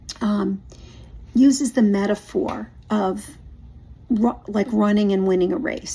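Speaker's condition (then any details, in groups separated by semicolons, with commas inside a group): No condition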